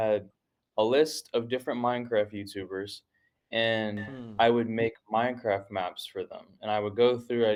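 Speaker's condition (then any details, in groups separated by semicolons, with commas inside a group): No condition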